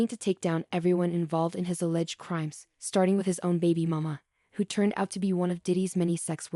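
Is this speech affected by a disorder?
No.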